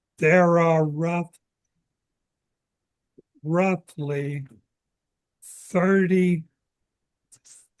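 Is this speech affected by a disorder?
Yes: ALS; seventh year of disease.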